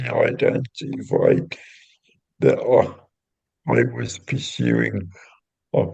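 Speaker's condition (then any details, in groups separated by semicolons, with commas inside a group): Cerebral palsy; intrathecal baclofen pump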